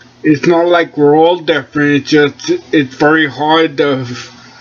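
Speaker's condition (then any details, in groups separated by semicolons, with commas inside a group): Cerebellar ataxia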